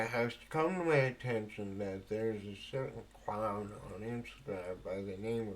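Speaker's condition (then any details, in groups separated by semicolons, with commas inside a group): Cerebral palsy; speech affected by cerebral palsy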